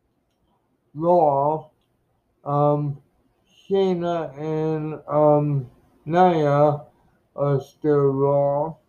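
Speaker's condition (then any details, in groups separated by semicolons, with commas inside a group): Cerebral palsy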